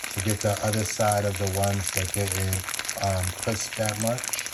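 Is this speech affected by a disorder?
No.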